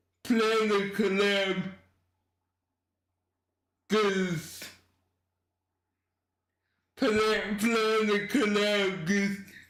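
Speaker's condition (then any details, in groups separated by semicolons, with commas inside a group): Cerebral palsy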